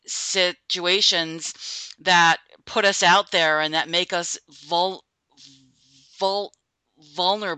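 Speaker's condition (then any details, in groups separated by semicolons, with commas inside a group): Stuttering; long fluent periods unnoticed by listeners, then sudden stuttering on every word, highly variable; repeated sounds, blocks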